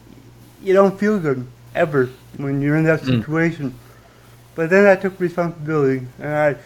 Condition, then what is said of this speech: Stuttering. So there's some words that I have a hard time with, and I know what they are.